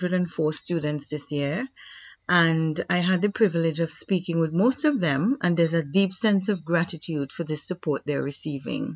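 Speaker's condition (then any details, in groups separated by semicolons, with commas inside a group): No condition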